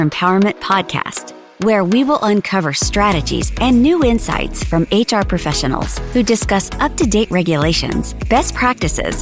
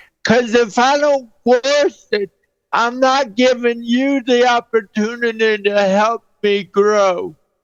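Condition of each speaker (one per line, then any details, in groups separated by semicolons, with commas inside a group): No condition
Cerebral palsy; present since birth; 49 years with condition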